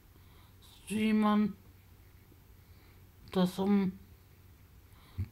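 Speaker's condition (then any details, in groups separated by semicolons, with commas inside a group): Spasticity from birth; multiple sclerosis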